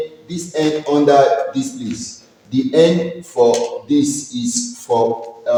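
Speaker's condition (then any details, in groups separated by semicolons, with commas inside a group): No condition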